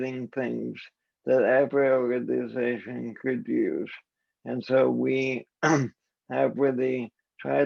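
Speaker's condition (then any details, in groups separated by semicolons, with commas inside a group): ALS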